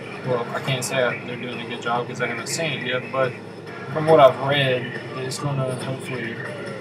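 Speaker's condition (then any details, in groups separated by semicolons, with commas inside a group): No condition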